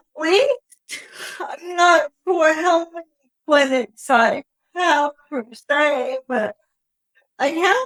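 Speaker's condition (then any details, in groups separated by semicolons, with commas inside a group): Cerebral palsy; wheelchair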